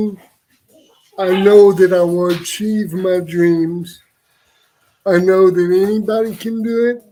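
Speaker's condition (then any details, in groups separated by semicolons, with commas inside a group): Cerebral palsy; uses wheelchair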